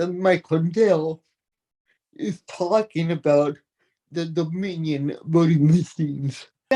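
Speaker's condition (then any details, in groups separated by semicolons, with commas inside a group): Athetoid cerebral palsy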